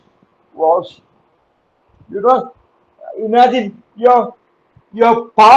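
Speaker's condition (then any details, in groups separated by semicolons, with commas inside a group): Cerebral palsy; no daily physiotherapy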